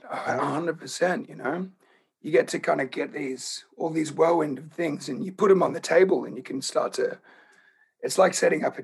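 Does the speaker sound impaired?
Yes: laryngeal cancer; croaky voice, speaks at low tone, hard to project voice.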